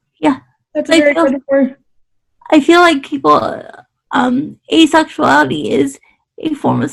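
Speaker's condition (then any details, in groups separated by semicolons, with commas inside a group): Cerebral palsy; quadriplegic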